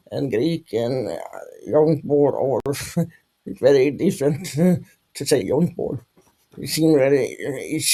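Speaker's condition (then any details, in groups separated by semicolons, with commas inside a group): Dystonia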